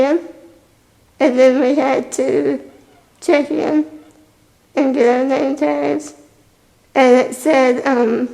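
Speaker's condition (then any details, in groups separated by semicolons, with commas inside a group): Spinal muscular atrophy type 2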